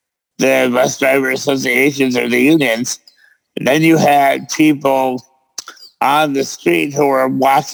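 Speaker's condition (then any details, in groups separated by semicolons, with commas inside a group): Cerebral palsy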